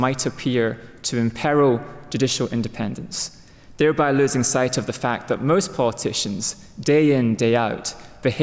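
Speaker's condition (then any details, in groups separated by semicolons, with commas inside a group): No condition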